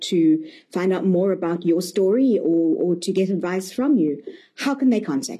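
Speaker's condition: No condition

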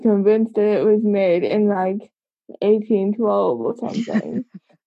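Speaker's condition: Cerebral palsy; congenital

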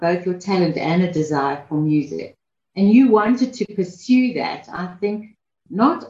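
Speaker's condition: No condition

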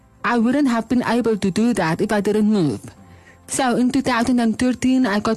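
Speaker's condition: Hearing loss; deaf, bilateral cochlear implants, first received in Worcester, Cape Town, second two years later; learned early to speak like hearing person, mother bonita drew out language, not natural

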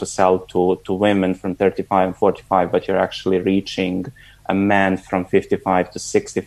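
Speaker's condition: No condition

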